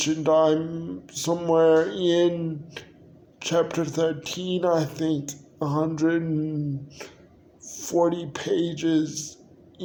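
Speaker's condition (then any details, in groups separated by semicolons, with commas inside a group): Cerebral palsy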